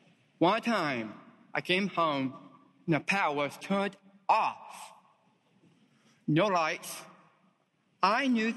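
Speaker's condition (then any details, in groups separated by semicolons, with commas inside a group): Down syndrome; host urges listeners to listen closely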